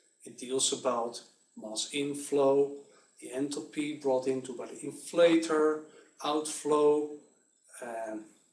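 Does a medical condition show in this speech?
No.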